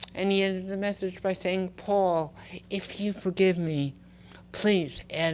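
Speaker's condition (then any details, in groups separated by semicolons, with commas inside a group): Cerebral palsy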